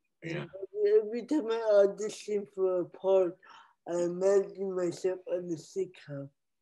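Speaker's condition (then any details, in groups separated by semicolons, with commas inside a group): Cerebral palsy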